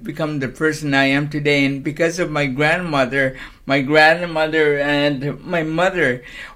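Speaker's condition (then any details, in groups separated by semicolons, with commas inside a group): Cerebral palsy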